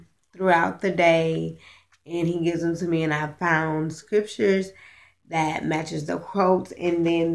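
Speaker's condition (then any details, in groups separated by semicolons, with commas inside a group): Cerebral palsy, spastic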